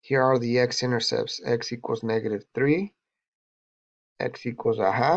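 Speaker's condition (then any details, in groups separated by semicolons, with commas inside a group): No condition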